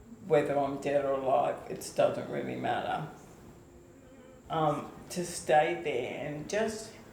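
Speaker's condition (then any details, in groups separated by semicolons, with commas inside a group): ALS/MND; onset foot drop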